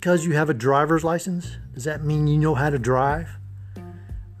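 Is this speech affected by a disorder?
No.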